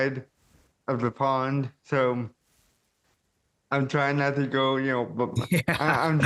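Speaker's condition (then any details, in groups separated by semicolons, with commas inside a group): Cerebral palsy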